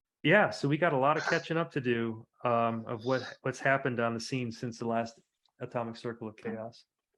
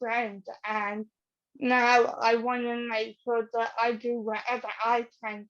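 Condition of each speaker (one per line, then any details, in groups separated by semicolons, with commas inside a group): No condition
Cerebral palsy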